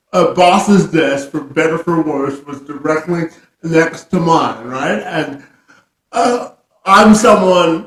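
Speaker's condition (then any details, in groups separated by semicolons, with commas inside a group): Cerebral palsy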